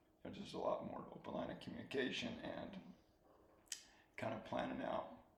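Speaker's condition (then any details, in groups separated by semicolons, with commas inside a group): ALS; slow-progressing form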